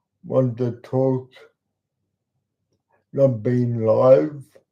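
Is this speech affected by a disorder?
Yes: cerebral palsy; talks slowly.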